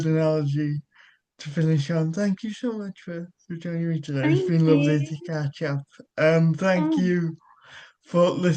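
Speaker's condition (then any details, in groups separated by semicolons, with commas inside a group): Cerebral palsy; childhood surgery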